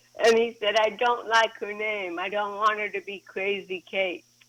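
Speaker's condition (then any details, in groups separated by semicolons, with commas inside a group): Cerebral palsy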